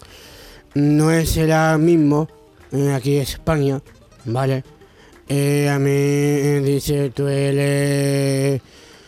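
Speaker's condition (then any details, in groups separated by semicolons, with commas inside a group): Down syndrome; word repetitions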